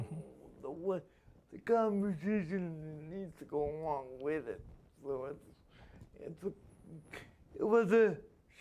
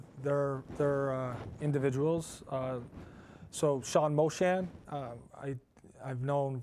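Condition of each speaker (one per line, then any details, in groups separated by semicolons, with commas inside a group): Spastic quadriplegia; spasms increase greatly under stress
No condition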